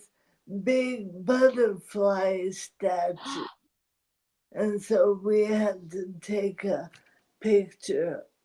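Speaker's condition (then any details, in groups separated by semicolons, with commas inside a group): ALS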